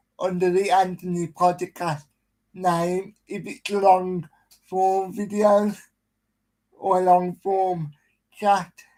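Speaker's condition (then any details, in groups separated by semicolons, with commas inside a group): Cerebral palsy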